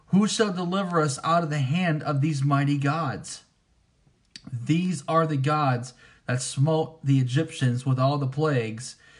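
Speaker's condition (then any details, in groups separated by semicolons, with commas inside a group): No condition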